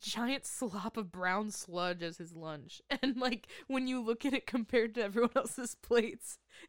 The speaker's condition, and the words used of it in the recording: None; typical speech.